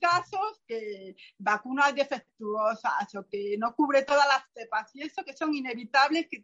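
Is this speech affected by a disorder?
Yes: profound bilateral hearing loss, post-meningitis profound bilateral sensorineural hearing loss; profound bilateral hearing loss from meningitis at four, cochlear implant at 30, earlier limited hearing aid; speech surprises people given deafness, childhood speech therapy abroad, relies on lip reading and facial gestures.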